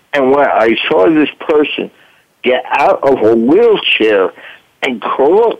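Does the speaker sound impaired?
Yes: voice box damage from tracheostomy; fire at 30, medic's trach tube damaged voice box, traumatic brain injury, 1-2 week coma; about 35 years since injury, past therapy and psychiatrists; lasting physical voice challenge from damaged voice box.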